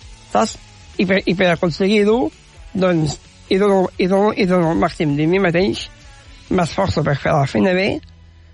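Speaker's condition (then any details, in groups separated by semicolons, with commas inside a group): Down syndrome; speaks confidently on radio and in public, communicates ideas well, less nervous than many guests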